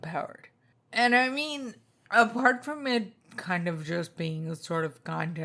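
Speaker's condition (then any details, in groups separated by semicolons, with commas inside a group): Spinocerebellar ataxia type 2, SCA2; tongue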